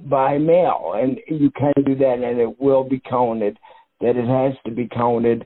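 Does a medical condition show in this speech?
Yes: cerebral palsy.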